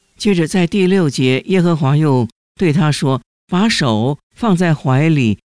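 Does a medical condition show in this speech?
No.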